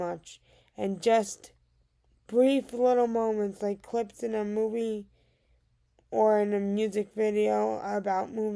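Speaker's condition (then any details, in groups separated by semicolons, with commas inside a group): Cerebral palsy; diagnosed around age 2 or 3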